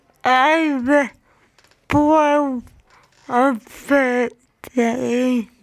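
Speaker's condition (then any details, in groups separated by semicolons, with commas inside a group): Cerebral palsy; from birth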